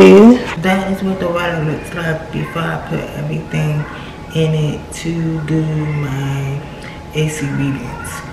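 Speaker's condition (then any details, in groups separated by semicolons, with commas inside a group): Cerebral palsy; from birth, left leg affected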